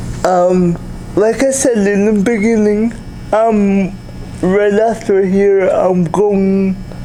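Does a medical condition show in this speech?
Yes: cerebral palsy; able to speak.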